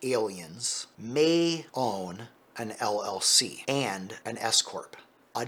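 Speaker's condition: No condition

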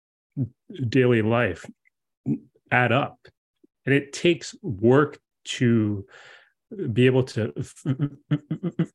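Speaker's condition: Stutter; childhood onset, neurological and genetic basis, persists for life, no cure; recorded via zoom, video call lag makes turn-taking hard; blocking moments, daily speaking situations very difficult, anticipates stuttering in everyday moments; blocks

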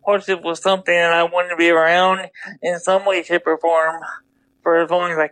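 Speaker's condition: Double hemiplegia cerebral palsy

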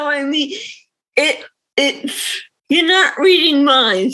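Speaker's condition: Cerebral palsy; visible cerebral palsy

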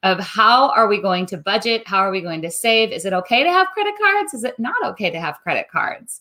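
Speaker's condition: No condition

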